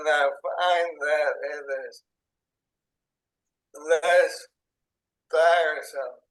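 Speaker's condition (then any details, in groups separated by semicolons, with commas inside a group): ALS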